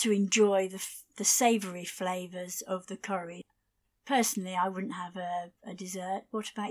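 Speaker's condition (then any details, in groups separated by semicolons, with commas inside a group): No condition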